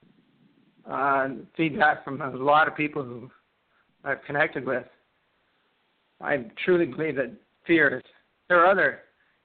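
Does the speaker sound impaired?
Yes: Parkinson's disease; left side onset, first symptom left index finger tremor, worsened over four years, diagnosed by Ontario neurologist.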